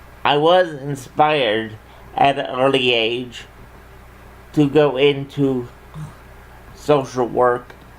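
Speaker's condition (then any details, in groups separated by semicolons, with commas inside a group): Cerebral palsy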